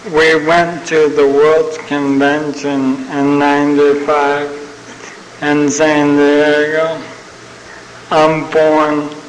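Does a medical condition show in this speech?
Yes: ALS (Lou Gehrig's disease); young onset.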